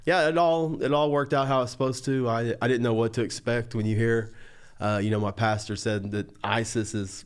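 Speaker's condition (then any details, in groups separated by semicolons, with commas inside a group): No condition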